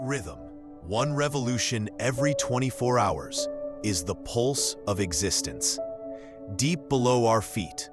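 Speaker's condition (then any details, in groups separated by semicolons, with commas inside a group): No condition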